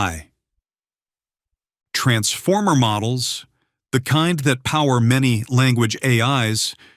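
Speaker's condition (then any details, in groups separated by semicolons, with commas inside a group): No condition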